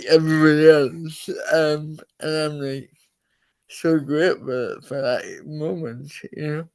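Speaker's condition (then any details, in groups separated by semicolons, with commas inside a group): Cerebral palsy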